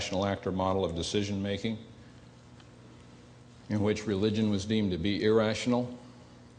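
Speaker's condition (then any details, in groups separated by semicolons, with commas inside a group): No condition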